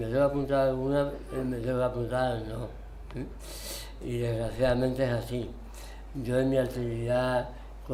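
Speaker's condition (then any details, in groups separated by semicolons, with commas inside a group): Tongue cancer, partial glossectomy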